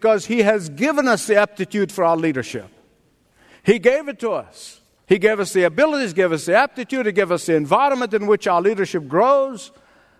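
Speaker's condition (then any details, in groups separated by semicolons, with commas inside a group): No condition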